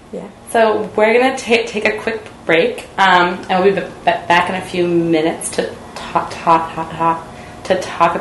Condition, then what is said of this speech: Stuttering. Because I found that in times when I'm stuttering a lot in the past, my friends and family are kind of like, is something wrong?